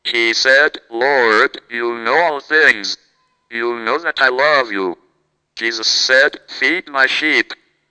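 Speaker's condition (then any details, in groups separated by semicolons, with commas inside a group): Cerebral palsy, speech-generating device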